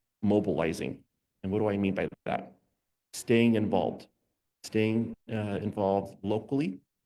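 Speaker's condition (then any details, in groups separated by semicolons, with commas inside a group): No condition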